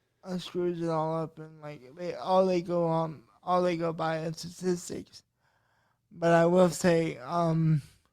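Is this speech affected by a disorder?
Yes: cerebral palsy.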